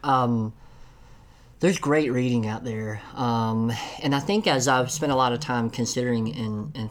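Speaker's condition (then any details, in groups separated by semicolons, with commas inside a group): Cleft lip and palate; congenital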